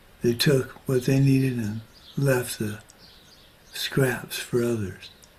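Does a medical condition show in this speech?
Yes: Parkinson's disease.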